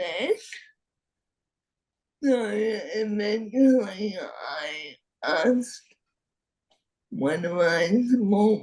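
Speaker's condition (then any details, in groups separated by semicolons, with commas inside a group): Friedreich's ataxia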